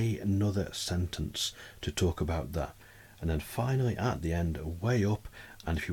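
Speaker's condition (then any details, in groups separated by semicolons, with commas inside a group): No condition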